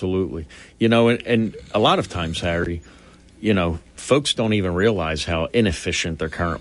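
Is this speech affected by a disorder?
No.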